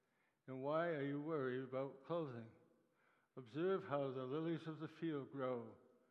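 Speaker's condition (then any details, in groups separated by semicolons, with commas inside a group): Parkinson's disease; Parkinson's attacks muscles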